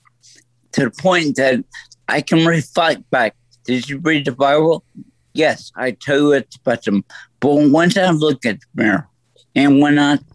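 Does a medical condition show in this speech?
Yes: stroke; voice affected.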